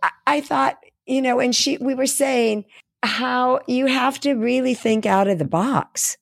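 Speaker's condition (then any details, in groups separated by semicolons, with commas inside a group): No condition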